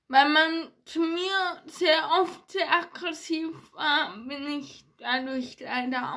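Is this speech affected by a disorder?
Yes: ataxia; ataxia affecting hands and fingers.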